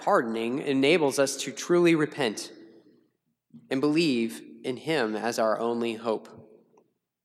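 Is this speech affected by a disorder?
No.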